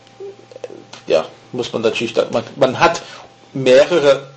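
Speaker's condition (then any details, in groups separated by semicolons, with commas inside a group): No condition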